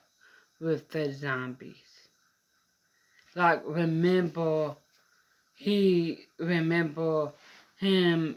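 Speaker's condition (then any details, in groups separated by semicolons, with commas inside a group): Mild cerebral palsy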